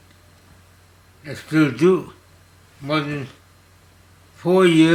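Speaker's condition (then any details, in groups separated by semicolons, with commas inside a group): Slurred speech from poisoning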